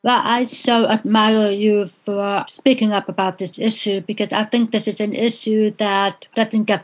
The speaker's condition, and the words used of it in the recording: Deafness. You speak so well for a deaf person.